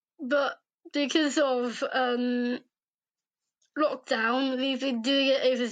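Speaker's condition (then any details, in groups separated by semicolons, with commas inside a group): Down syndrome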